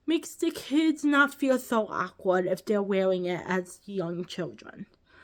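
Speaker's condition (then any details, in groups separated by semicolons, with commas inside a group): Cerebral palsy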